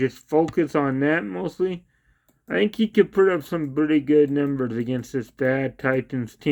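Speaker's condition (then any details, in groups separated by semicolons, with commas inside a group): Cerebral palsy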